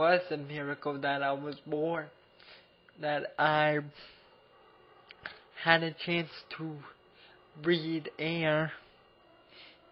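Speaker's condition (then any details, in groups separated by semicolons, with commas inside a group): Cerebral palsy; birth brain injury, oxygen excess; abnormal voice, can barely talk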